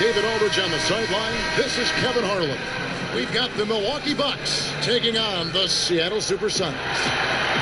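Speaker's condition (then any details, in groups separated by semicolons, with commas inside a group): No condition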